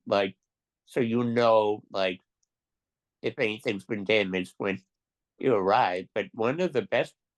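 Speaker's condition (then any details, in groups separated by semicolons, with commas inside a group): Duchenne muscular dystrophy; occupational and physical therapy over years, little recent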